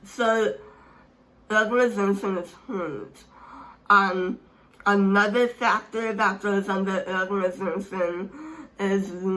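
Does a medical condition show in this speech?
Yes: speech impairment; hard to understand.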